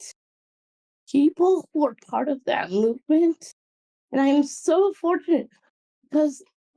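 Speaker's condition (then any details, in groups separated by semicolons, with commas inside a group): Cerebral palsy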